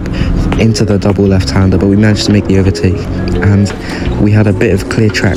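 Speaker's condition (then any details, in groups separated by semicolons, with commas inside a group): No condition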